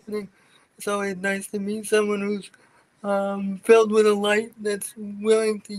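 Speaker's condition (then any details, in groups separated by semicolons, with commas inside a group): Cerebral palsy; from birth, wheelchair user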